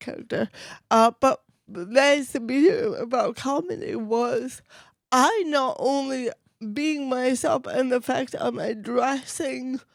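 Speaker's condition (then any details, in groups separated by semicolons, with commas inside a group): Cerebral palsy, mild; affects voice and one hand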